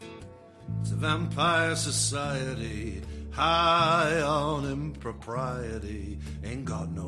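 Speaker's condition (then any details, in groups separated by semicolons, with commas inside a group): No condition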